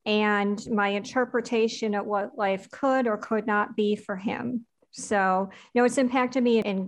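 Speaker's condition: Cleft palate; congenital cleft palate, surgeries from early childhood through adolescence, full cleft revisions, ear tubes in and out; hearing retained, predicted deafness by around age two did not occur; speech, breathing and swallowing issues in childhood, speech therapy until about adolescence

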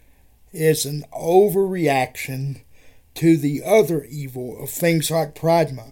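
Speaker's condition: Cerebral palsy; wheelchair user

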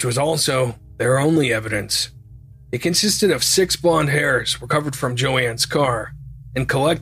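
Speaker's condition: No condition

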